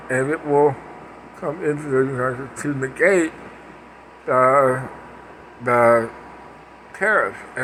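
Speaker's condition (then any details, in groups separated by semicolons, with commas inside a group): Parkinson's; speech impediment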